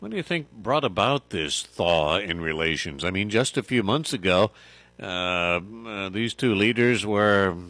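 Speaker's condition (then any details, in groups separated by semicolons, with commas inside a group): No condition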